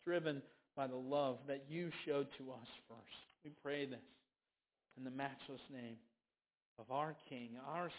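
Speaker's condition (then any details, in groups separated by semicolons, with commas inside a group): No condition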